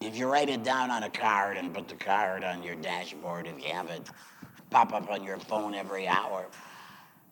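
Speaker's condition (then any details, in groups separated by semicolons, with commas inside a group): Laryngectomy; says used to serve God with voice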